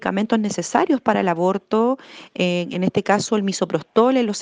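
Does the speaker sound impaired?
No.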